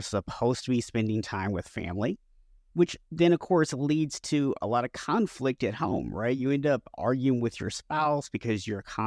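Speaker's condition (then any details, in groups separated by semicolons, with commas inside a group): No condition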